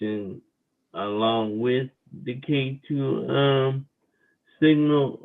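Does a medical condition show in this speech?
Yes: cerebral palsy; wheelchair user.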